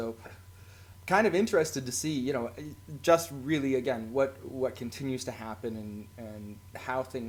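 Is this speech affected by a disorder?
No.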